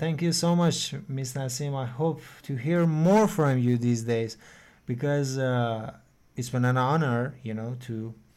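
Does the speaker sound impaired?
No.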